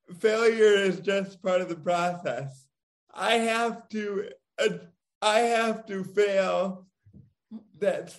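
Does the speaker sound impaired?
Yes: cerebral palsy; diagnosed as firstborn child, went to therapy.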